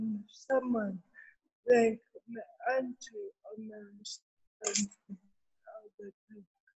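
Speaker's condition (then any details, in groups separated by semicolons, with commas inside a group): Cerebral palsy; medical negligence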